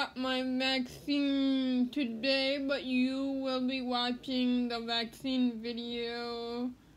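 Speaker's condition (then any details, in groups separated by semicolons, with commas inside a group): Cerebral palsy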